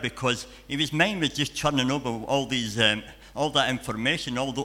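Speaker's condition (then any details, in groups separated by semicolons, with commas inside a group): Cleft palate and cleft lip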